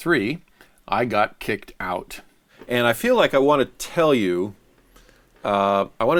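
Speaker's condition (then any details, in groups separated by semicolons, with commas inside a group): No condition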